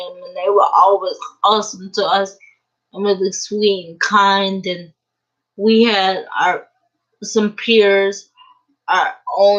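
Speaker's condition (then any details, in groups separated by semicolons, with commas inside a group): Cerebral palsy; uses a wheelchair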